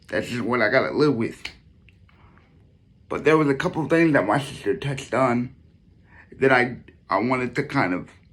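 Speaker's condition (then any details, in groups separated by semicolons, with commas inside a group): Cerebral palsy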